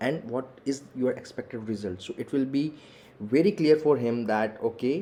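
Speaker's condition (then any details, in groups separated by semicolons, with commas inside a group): No condition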